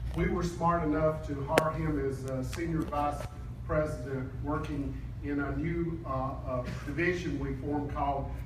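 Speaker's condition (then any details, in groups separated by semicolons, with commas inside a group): No condition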